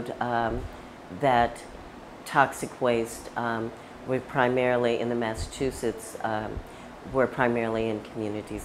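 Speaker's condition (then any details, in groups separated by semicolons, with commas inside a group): No condition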